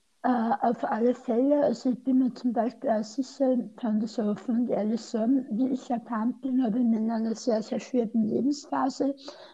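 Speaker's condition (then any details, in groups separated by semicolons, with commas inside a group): Tongue cancer surgery; right tongue edge tumour into oral arch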